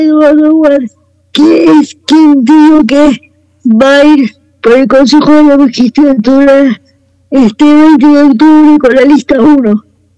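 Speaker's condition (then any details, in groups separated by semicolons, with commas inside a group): Cerebral palsy; wheelchair user, some leg movement, more mobility as child, never walked with canes, needs assistance; voice and way of speaking affected by cerebral palsy, per host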